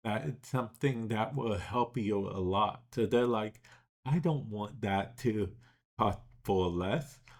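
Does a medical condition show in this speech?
Yes: cerebral palsy.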